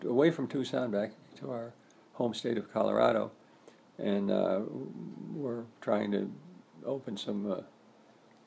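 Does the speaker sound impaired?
Yes: Parkinson's disease; earlier breathing trouble during sleep, reduced gait, stooped posture, stiff right arm, lost force and speed.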